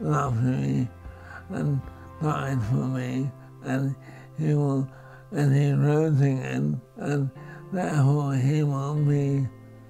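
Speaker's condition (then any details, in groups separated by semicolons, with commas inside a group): Primary lateral sclerosis (MND), PLS; very slow progressing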